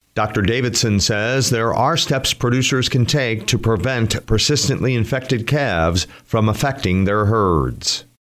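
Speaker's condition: No condition

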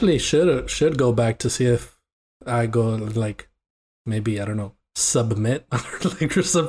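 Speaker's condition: No condition

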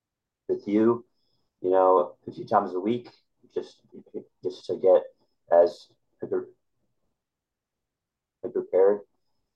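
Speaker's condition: Stuttering; stutter since childhood, known to classmates at earlier school before 7th grade; adult, past college freshman year, working, constantly trying to improve stutter; uses small talk to avoid stuttering, talked little as child, discloses stutter, training others builds confidence; repeated sounds, blocks

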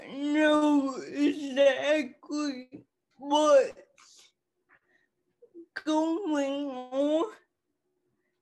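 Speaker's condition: Cerebral palsy; people less willing to listen to own talking voice, uses songs to get point across

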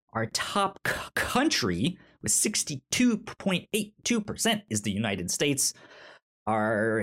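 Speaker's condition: Stutter; stutter since childhood, cause unknown, explained as brain moving faster than mouth, speech therapy in elementary school; stutter when talking; repeated sounds, prolonged sounds, blocks

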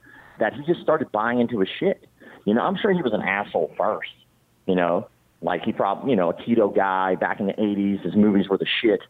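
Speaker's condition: Cleft palate; congenital

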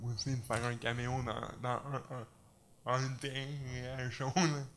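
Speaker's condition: Cerebral palsy with stuttering; movement affected; scripted stuttering jokes, once rejected at audition for stuttering too much, later unnoticed

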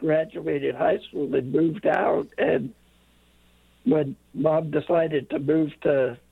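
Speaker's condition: Late-onset Pompe disease; onset age 5-6

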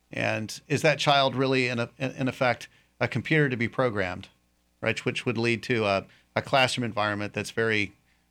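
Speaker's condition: No condition

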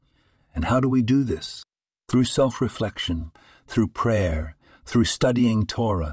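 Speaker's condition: No condition

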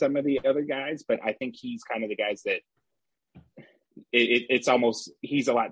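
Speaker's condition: No condition

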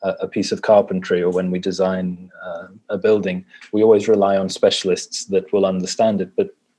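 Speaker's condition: No condition

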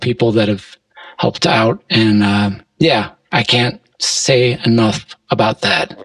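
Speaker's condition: Aphasia after stroke; stroke from brain bleed, early right hand weakness, could not wave or hold pencil, breathing tube early; few months after stroke, recovering, daily speech practice with help from others; slow speech, sometimes cannot speak well, initially no speech, relearned words, spelling relatively preserved

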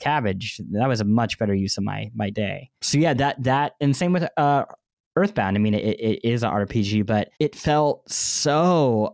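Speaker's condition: Cleft lip and palate; bandaged

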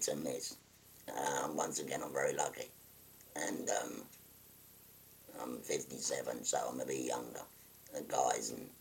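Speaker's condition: Total laryngectomy; stage 4 laryngeal cancer, total laryngectomy by Mr. Tagar, head and neck chemoradiotherapy, one-ear deafness, anosmia; voice valve speech, leaks leave no voice, electrolarynx backup, not heard in groups, swallow about 10%

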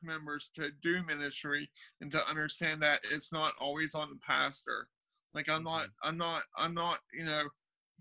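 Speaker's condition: Cerebral palsy; cerebral palsy since birth

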